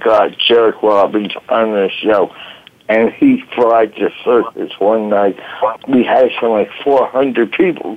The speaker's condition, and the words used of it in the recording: Tracheostomy. I knew I had a voice challenge.